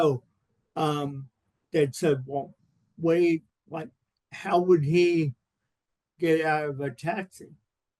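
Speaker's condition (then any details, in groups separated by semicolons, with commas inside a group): Cerebral palsy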